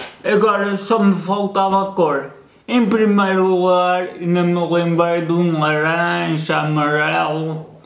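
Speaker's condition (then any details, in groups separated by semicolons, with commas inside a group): Cerebral palsy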